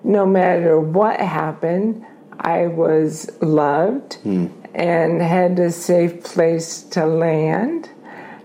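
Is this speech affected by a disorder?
Yes: ALS; diagnosis took a year, onset with falling while running and a limp, legs and arms basically paralyzed; tongue weakness, sounds as if after a couple glasses of wine.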